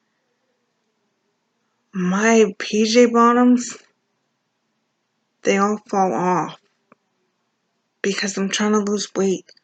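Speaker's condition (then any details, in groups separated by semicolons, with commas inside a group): Cerebral palsy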